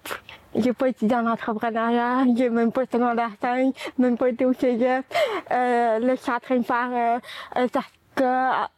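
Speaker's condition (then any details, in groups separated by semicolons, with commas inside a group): Cerebral palsy; speech and language disorder caused by cerebral palsy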